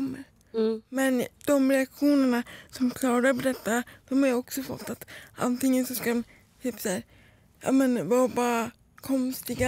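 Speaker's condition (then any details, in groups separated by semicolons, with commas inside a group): Cerebral palsy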